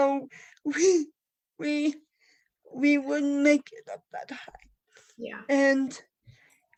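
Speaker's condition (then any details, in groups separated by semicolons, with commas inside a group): Cerebral palsy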